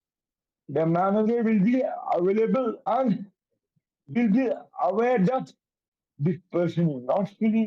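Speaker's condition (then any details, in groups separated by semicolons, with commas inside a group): Cerebral palsy; affects coordination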